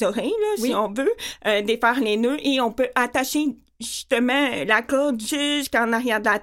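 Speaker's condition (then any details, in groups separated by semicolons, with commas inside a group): Profound deafness with cochlear implant, congenital; born 100% deaf, cochlear implant by Dr. Ferron at Hôtel-Dieu de Québec, cochlear electrodes, external magnet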